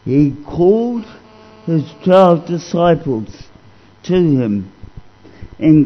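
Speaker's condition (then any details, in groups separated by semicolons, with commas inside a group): Cerebral palsy; cerebral palsy from being dropped in infancy while passed between relatives, discovered at age 2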